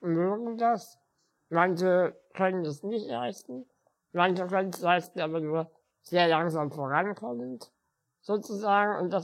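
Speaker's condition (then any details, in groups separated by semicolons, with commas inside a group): Spinal muscular atrophy; uses wheelchair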